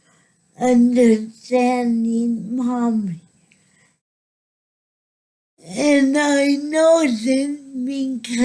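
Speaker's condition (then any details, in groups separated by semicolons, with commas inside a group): Cerebral palsy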